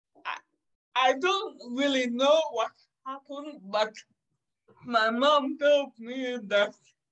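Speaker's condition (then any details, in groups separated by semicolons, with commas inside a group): Cerebral palsy; caused by severe neonatal jaundice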